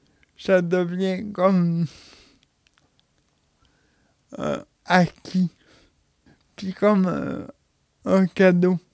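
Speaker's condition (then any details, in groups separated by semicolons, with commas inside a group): Cerebral palsy; since birth, respite house since age 8 or 9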